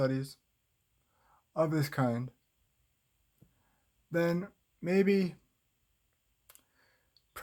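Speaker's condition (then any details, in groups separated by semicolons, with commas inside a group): Cerebral palsy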